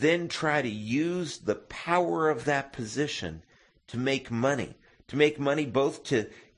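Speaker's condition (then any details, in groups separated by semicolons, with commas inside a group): No condition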